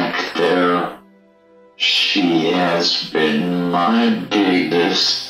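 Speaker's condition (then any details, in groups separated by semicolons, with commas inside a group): ALS; needs help getting out of bed and moving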